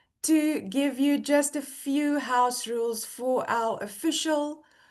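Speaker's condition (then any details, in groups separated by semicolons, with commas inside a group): No condition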